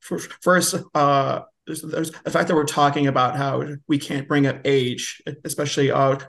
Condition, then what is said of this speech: Stuttering. I also happen to be a person who stutters.